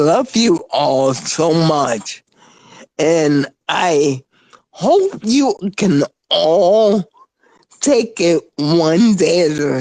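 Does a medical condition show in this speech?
Yes: spinocerebellar ataxia.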